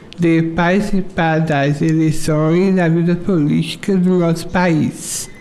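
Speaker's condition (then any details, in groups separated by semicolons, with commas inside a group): Down syndrome; adult aged 26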